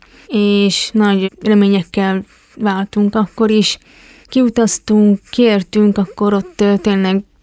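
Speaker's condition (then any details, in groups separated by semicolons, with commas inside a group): Hearing impairment; tried signing with japanese sign-language users at the competition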